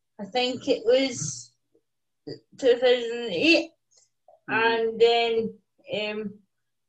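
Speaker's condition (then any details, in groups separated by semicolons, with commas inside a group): Cerebral palsy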